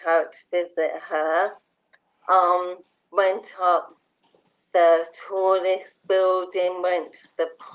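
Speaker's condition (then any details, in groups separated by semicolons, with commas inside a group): Motor neurone disease; bulbar onset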